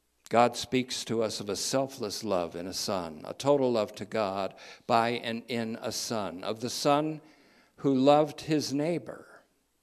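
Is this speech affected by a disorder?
No.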